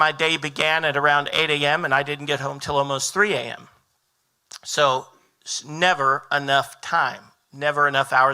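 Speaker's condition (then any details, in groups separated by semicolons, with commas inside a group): No condition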